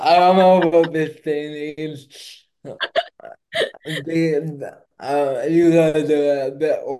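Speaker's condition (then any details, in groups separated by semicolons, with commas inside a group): Cerebral palsy; not slurred, per host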